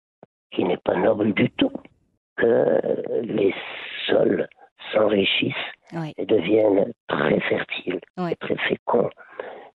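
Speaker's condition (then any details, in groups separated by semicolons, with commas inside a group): Laryngeal cancer; part of lung removed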